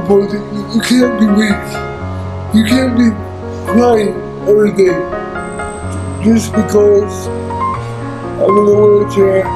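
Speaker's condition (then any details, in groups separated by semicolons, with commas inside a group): Cerebral palsy; unable to walk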